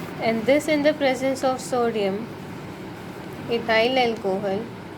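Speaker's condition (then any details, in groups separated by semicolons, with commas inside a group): No condition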